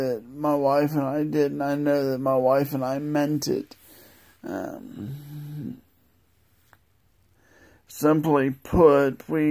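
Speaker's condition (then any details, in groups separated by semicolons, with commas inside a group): Multiple sclerosis; progressive form; starting new disease-modifying medication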